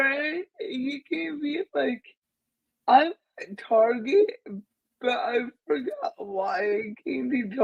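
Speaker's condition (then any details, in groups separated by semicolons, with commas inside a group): Cerebral palsy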